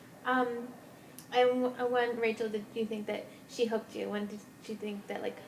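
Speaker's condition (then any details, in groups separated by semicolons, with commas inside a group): No condition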